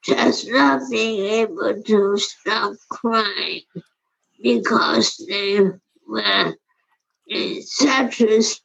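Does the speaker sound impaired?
Yes: primary lateral sclerosis; about 20 years, age 80, falls, poor walking, wheelchair, diagnosed by Dr. Macken; slurred speech, swallowing difficulty at first exam by Dr. Levitz, Lehigh Neurology, speech later forced quitting.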